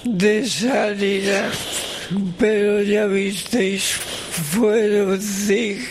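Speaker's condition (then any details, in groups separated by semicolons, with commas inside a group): ALS, speech-generating device; left side symptoms first, initially attributed to herniated discs, diagnosed 13 years ago, about six months to diagnosis; uses special eye-tracking viewer to move tablet mouse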